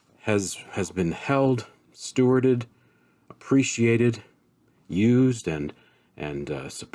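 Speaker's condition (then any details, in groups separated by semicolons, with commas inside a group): No condition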